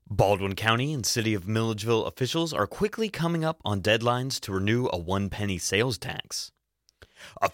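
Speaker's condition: No condition

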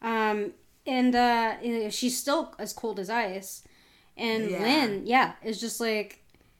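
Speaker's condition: No condition

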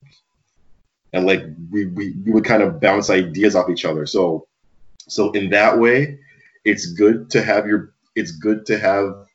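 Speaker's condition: Stutter; always tripping over words with most people, easier with practice and comfort; repeated sounds, repeated words

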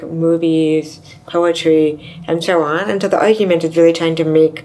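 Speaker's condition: Deafness, severe to profound; implant worse ear 34

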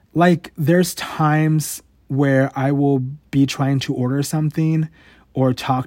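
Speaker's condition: Stutter; noticed around age 5 or 6, worse as teenager, returned full force after stressful move to Arizona; still stutters at 28, noticeable in this podcast, usually cuts stutter from videos; sometimes barely gets out a syllable, swears between words to ease them out, burps talking fast; prolonged sounds

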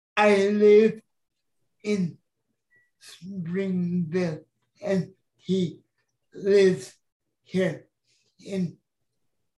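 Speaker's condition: Cerebral palsy

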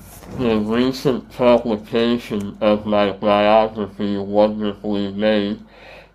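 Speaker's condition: Treacher Collins syndrome; voice distorted, some cannot understand, worse on telephone, repeating takes energy, intelligible after years of therapy

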